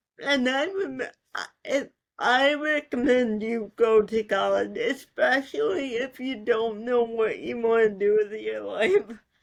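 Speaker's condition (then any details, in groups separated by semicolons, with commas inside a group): Cerebral palsy; voice affected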